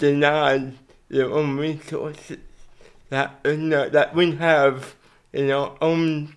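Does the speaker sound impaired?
Yes: cerebral palsy.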